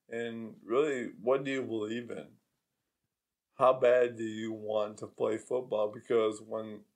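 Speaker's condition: ALS

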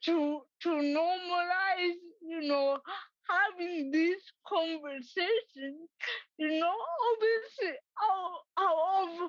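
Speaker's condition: Cerebral palsy; extra exam time

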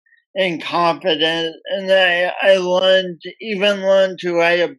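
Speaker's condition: Speech impediment from birth; coordination differences

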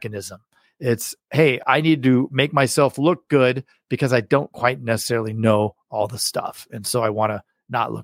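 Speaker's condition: No condition

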